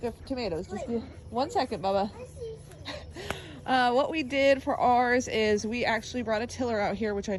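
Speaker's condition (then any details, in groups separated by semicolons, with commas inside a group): No condition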